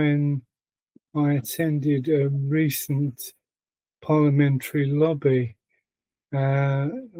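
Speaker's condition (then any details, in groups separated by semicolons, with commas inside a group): Parkinson's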